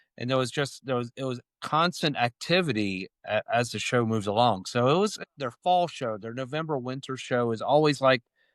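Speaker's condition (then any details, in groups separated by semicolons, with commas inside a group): No condition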